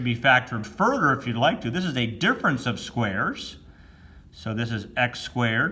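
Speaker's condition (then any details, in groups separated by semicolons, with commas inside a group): No condition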